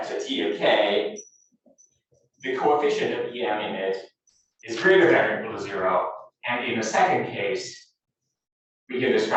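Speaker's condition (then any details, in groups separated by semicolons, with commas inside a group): No condition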